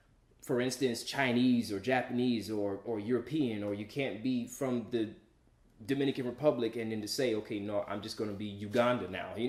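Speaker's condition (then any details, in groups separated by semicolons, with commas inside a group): No condition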